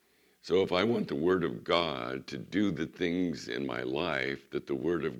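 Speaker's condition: Vocal cord surgery recovery; recovering from vocal cord surgery, resting voice, recent cold and coughing set recovery back

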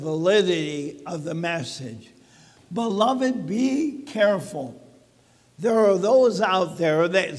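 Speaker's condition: ALS; talks funny, speech sounds abnormal

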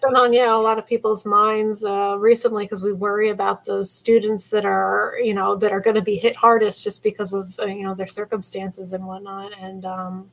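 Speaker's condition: No condition

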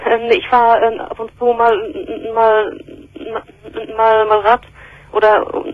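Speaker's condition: Stuttering; developmental stutter since starting to speak, speech therapist in primary school, special school including stutterers; learned technique in Bonn after school, relapse, stopped technique; stutters somewhat, relatively fluent per host, nervous on air; repeated words, prolonged sounds

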